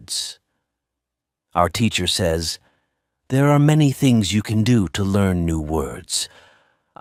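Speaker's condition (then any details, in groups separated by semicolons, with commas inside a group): No condition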